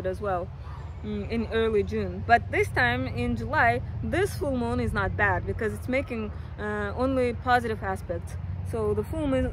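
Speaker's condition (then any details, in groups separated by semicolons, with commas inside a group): No condition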